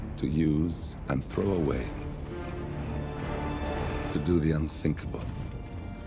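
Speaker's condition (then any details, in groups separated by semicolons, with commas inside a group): No condition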